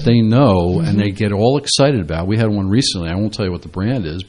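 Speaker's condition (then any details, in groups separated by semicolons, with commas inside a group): No condition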